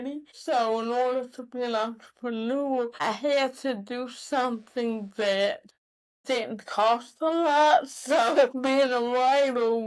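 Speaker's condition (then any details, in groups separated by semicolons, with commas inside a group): Cerebral palsy; mild form; could not always articulate well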